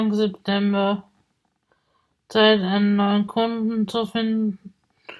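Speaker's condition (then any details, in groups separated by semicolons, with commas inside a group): Spasticity from birth; multiple sclerosis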